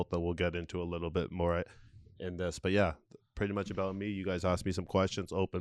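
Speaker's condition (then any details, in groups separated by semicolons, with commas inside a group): No condition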